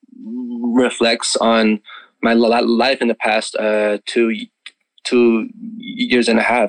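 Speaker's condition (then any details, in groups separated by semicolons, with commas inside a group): Stuttering; speech therapy in high school, therapist suggested saying sentences in song rhythm, stutter not removed; still very much stutters, has learned small ways to get around it; stutters when talking, singing works differently from speech; repeated words, prolonged sounds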